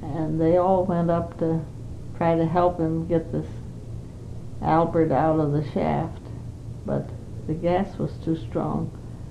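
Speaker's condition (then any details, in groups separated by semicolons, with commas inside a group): Parkinson's; not very able to do much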